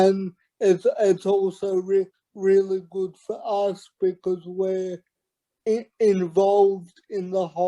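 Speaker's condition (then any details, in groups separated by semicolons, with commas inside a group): Cerebral palsy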